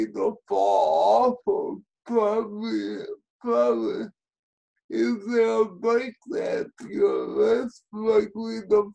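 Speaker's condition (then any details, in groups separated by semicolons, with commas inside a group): Cerebral palsy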